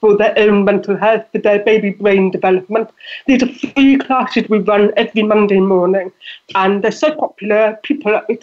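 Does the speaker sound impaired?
Yes: deafness; deafness audible in voice.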